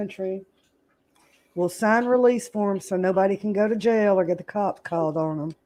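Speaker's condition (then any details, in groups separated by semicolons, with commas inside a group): No condition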